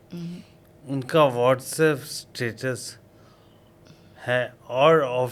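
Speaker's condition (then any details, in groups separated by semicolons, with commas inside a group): Coma after road accident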